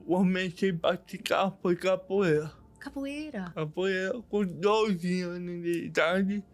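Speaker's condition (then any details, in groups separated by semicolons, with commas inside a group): Cerebral palsy; diagnosed in childhood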